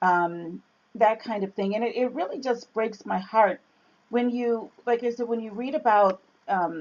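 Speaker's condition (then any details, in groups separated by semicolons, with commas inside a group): No condition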